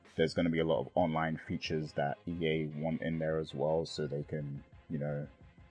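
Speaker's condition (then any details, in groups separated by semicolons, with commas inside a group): No condition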